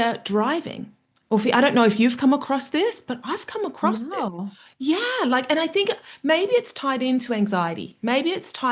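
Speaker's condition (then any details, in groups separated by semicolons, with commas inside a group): No condition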